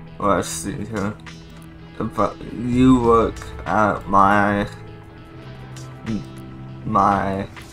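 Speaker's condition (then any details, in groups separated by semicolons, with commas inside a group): Cerebral palsy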